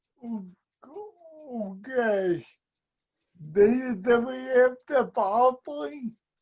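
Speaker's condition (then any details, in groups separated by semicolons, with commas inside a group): Speech and mobility impairment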